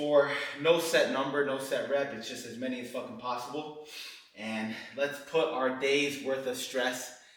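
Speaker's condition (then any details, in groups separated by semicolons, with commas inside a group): No condition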